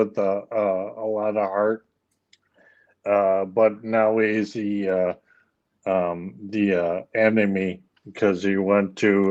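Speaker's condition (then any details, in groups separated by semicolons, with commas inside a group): ALS; leg onset, later arm weakness; speech issues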